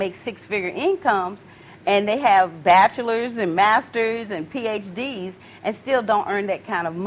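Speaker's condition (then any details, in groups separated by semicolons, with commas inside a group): No condition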